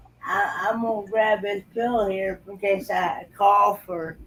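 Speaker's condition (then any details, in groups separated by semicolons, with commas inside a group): Cerebral palsy; voice recovering, sore throat after intubation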